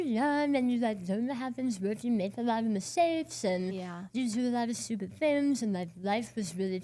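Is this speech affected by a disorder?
Yes: oral cancer, partial glossectomy.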